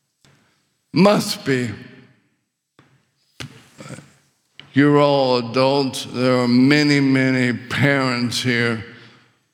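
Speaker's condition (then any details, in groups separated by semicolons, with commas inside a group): ALS; very little physical function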